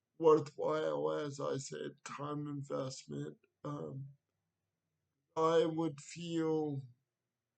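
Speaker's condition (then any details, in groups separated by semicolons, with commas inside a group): Cerebral palsy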